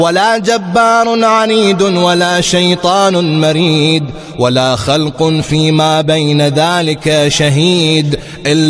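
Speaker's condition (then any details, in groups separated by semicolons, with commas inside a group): No condition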